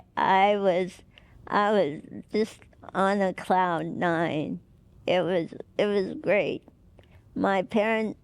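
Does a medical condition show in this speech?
Yes: cerebral palsy.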